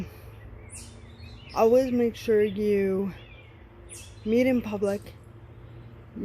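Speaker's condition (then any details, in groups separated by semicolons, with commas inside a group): Cerebral palsy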